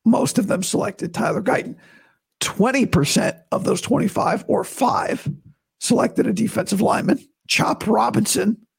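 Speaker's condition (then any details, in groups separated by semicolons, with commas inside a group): Vocal cord surgery recovery; not yet back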